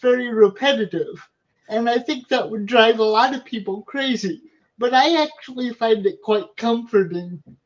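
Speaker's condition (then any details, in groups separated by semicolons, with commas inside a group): Cerebral palsy; wheelchair user, physical therapy; undiagnosed problem over past year and a half, on seven medications including pain medication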